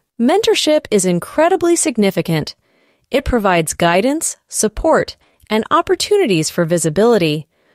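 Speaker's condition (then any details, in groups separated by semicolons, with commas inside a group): No condition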